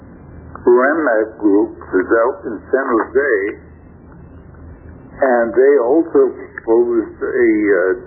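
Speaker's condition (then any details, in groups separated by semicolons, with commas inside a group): Stroke affecting throat muscles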